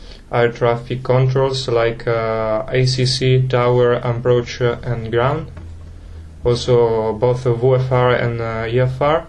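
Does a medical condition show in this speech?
No.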